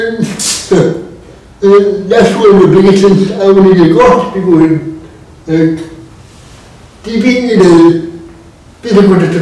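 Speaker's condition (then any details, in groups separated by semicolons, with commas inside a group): Cerebral palsy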